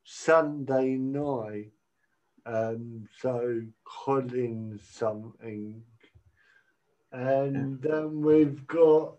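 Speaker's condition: Cerebral palsy; cerebral palsy from birth, uses walking stick, holding handheld mic prevents walking stick use on stage; considering Amazon headset microphone to free hands for walking stick on stage; speech sounds unusual, self-described as talking funny

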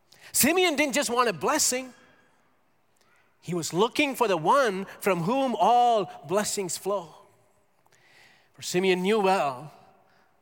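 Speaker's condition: No condition

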